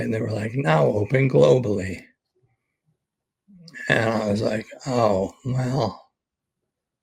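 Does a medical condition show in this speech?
Yes: ALS; expects to lose voice very soon.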